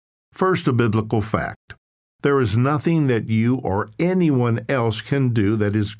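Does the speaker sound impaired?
No.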